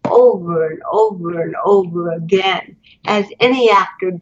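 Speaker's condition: Cerebral palsy; cannot move normally

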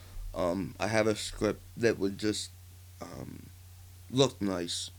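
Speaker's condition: Partial glossectomy for tongue cancer, partial, 40% of right tongue; about a year since onset

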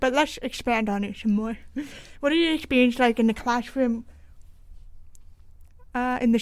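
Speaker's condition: Deaf with cochlear implant, congenital; deaf since birth

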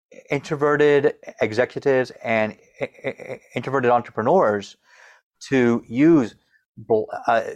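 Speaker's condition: Stutter; childhood onset, years of speech therapy, Fluency Master bone-conduction ear device, four-week Starbuck Fluency Clinic intensive, SUNY Geneseo; persisting in adulthood, still not fully fluent, speaks publicly, Toastmasters area speech contest winner; sound and word repetitions, blocks, brief fluent periods, stress worsens, strategic pauses, deep breaths, fluent singing; prolonged sounds, blocks

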